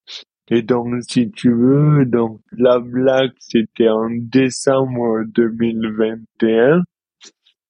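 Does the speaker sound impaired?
Yes: dystonia; speech difficulties, fine motor difficulties.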